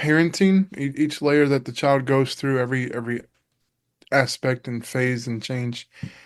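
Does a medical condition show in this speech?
No.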